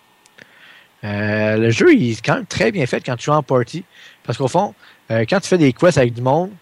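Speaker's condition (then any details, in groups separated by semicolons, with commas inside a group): No condition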